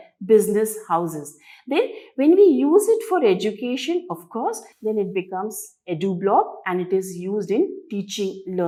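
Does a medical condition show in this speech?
No.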